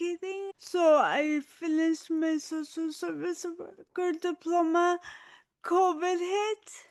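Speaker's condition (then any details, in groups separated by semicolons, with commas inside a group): Autoimmune disease, spinal cord injury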